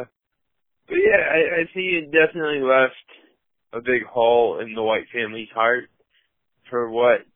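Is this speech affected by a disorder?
Yes: cerebral palsy, mild; had speech therapy.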